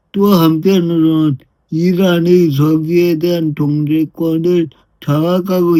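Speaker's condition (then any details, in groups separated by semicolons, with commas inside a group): Brain lesion disability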